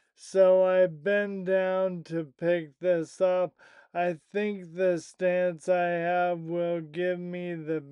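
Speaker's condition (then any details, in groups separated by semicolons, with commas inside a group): Primary lateral sclerosis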